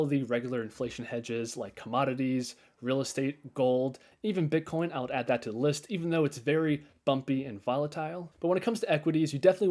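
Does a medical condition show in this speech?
No.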